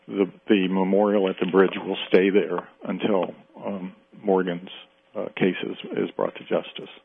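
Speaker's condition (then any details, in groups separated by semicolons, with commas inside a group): No condition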